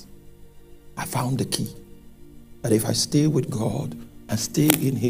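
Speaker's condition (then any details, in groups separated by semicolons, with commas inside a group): No condition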